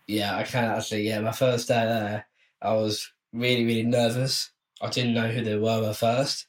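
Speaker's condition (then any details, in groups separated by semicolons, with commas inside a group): Down syndrome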